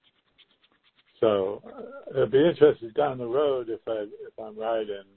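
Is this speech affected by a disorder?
Yes: Parkinson's disease; no sleep issues from Parkinson's; stem cell therapy in research study in Houston, Texas.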